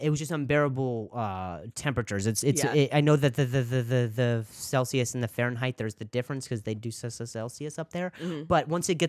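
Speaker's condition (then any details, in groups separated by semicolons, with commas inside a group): Stuttering; after coffee, racing thoughts, feels unable to slow down; voice can't keep up with thoughts, worse with caffeine; repeated sounds, repeated words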